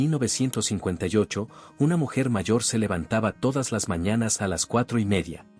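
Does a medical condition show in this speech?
No.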